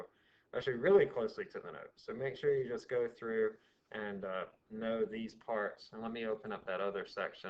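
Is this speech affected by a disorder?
No.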